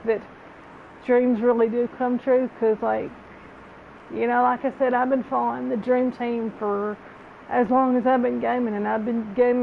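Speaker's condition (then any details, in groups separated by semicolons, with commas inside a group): Cerebral palsy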